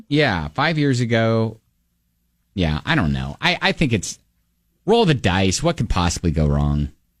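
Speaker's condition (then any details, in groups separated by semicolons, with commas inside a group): No condition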